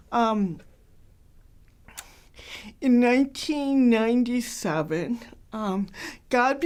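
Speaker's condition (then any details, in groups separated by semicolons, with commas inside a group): Cerebral palsy; very mild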